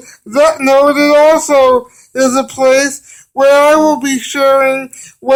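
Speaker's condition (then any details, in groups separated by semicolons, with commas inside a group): Cerebral palsy; brain damage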